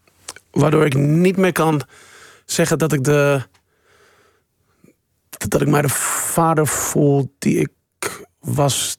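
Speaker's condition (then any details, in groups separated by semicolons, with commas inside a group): Stuttering; stuttering since age 3; speaking on live radio, school-talk phrase now comes out fluently; childhood school presentations frustrating, speaking felt harder than writing; prolonged sounds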